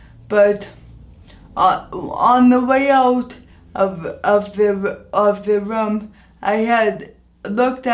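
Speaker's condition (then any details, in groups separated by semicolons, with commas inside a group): Anoxic brain injury; injury affects voice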